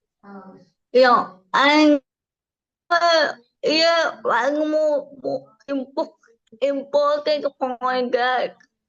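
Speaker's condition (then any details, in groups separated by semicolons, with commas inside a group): Cerebral palsy; from birth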